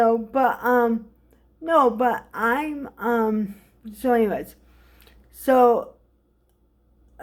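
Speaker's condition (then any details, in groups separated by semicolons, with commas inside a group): Cerebral palsy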